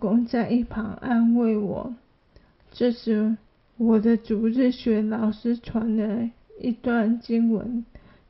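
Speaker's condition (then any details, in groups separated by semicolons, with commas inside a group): ALS; adult onset, hand weakness, arm muscle atrophy, involuntary muscle twitching throughout body, progressive muscle loss; reduced stamina, needs help dressing, brushing teeth, bathing and using phone; slower speech, quieter voice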